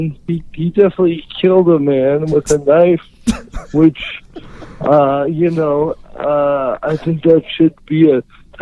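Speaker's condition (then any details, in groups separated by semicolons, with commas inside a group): Cerebral palsy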